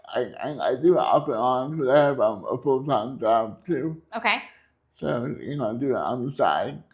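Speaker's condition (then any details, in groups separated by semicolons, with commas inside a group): Cerebral palsy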